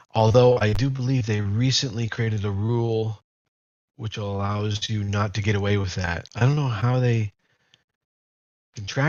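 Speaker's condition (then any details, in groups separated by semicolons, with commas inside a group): No condition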